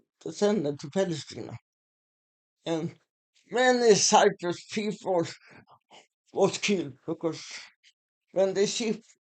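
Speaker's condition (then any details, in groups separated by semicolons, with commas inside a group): Muscular Parkinson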